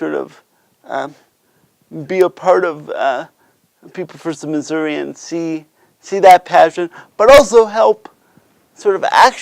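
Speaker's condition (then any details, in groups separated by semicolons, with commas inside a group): Cerebral palsy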